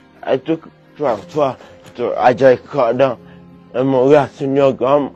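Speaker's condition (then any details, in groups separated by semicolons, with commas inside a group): Cerebral palsy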